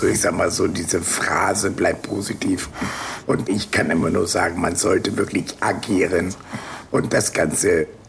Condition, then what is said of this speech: Laryngectomy. Ich habe prinzipiell nach 8 Tagen wieder gegessen und war am 11. Tag zu Hause, habe gesprochen wie heute.